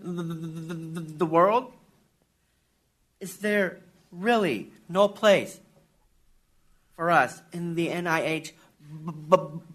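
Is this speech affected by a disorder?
Yes: Down syndrome; intellectual disability, processes information more slowly; recorded congressional committee testimony clip from five years earlier, played on air.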